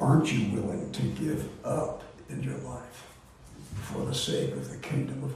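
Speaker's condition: Voice disorder; not contagious

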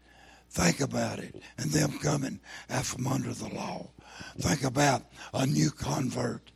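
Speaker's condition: Throat cancer, lost vocal cord; ate away vocal cord

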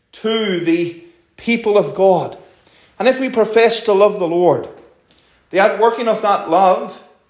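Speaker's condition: No condition

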